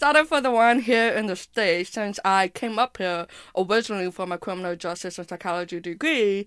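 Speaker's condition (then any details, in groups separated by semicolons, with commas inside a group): Hearing impairment with speech impairment; speech and hearing impairments sometimes affect talking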